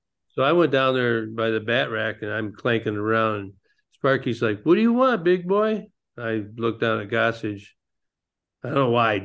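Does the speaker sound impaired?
Yes: Parkinson's disease; ping pong, pool, pickleball, bowling as activities to help with Parkinson's.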